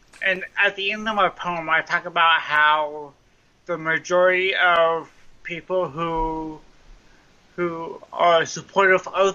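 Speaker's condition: Cerebral palsy; mild cerebral palsy

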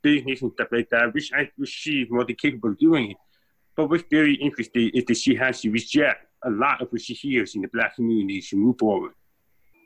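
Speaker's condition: Deafness, born deaf

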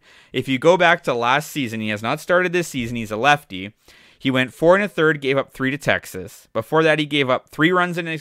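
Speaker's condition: No condition

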